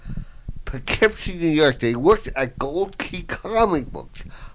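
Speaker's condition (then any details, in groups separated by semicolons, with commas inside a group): Voice box damage, traumatic brain injury; fine motor loss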